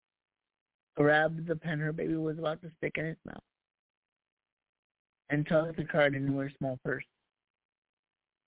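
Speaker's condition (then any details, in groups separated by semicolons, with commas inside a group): Cerebral palsy; voice improved over last year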